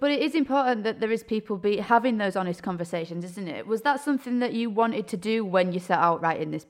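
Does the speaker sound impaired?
No.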